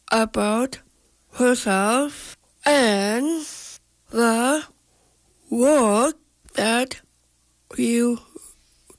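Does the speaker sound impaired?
Yes: Down syndrome; long-standing problems with talking; talking problems present during recording; problems with talking a lot, present right now.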